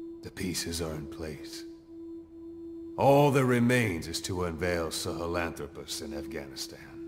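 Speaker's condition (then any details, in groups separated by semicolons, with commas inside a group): No condition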